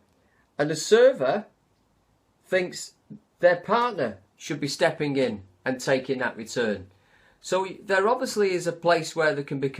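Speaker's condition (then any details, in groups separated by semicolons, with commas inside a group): No condition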